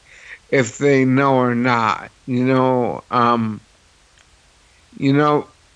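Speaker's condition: Cerebral palsy; cerebral palsy known since childhood

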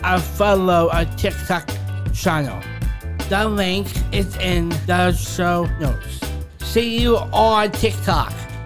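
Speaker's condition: Down syndrome; attended ACDS preschool, Bellmore then Plainview

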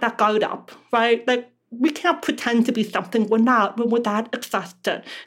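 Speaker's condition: Deafness; relies on lip reading

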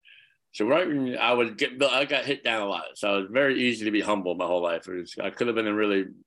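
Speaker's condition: Cleft palate; congenital, severe

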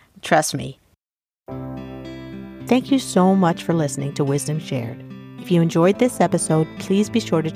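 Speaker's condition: No condition

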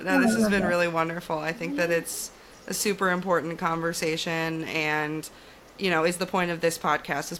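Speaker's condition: No condition

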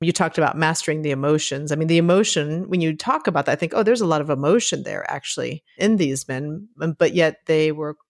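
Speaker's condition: No condition

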